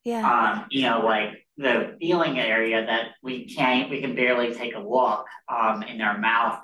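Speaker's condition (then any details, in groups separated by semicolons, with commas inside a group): Cleft lip and palate; childhood care at Washington University St. Louis children's team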